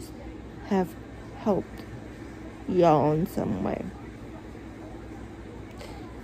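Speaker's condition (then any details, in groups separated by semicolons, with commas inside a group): Cerebral palsy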